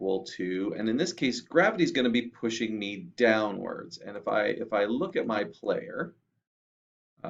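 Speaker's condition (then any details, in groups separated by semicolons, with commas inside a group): No condition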